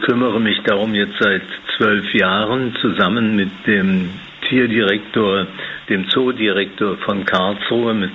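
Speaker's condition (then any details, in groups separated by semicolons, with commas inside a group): Parkinson's disease; tremor on holding a glass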